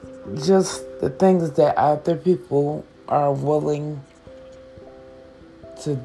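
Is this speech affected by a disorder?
Yes: stroke with stutter; cannot move, hands not working, constant pain, physical therapy, not sleeping, caregiver Miss Priest gives medicines, meals.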